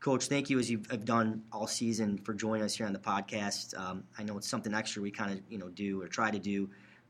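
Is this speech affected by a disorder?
No.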